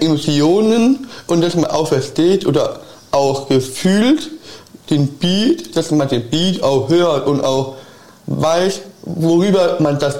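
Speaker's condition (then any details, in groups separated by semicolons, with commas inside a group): Down syndrome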